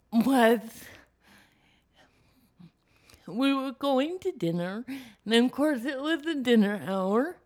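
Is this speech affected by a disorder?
Yes: cerebral palsy; cerebral palsy from 28 minutes without breathing at birth, brain oxygen loss, involuntary movements, permanent, thinking unaffected; cerebral palsy affects speech, voice sounds different, speaking is hard.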